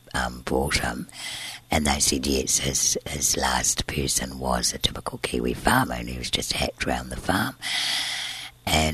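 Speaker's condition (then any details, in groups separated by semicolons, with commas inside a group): Tracheostomy and scarred vocal cord, laryngeal cysts, surgical vocal cord scarring; voice sounds different, presses on tracheostomy tube, later surgery left voiceless eight months, used voice machine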